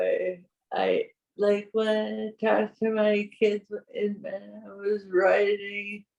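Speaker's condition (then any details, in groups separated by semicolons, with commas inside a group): Parkinson's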